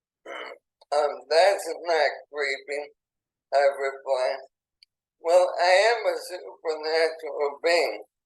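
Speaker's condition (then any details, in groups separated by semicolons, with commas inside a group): ALS; affects legs and lungs; burning in lungs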